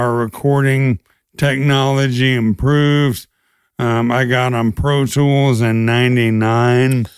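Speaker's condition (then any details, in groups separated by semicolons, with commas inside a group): ALS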